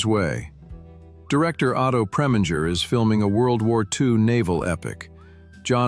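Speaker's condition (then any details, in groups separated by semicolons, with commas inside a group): No condition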